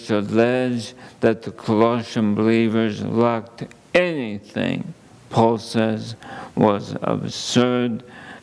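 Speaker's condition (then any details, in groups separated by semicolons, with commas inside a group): ALS; under neurologist care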